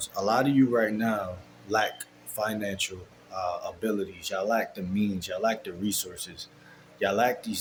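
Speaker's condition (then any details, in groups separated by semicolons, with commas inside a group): No condition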